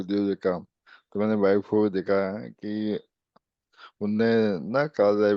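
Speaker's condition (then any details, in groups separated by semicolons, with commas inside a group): ALS; speech improved a little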